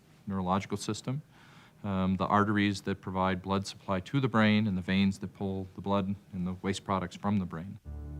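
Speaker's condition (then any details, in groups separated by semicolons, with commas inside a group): No condition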